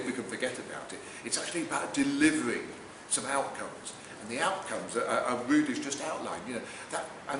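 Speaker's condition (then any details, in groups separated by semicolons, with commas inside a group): No condition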